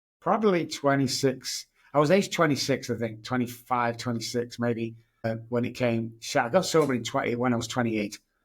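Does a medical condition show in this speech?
No.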